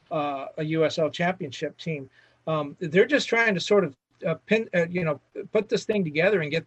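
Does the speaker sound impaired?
No.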